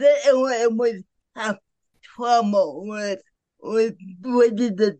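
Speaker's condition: Cerebral palsy; affects speech, noticeably

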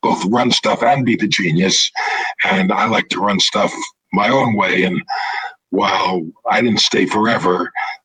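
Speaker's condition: Throat cancer, vocal cords removed

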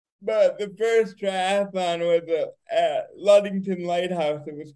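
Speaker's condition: Cerebral palsy; wheelchair user

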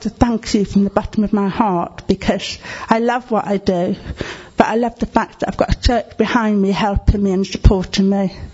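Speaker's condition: Deafness; needs to see speaker's face

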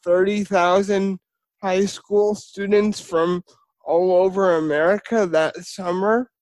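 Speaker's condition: Spastic cerebral palsy

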